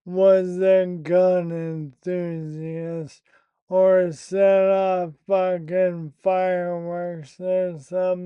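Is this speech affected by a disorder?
Yes: primary lateral sclerosis.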